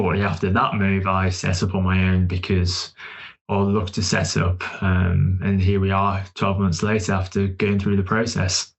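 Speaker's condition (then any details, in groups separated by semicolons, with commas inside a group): No condition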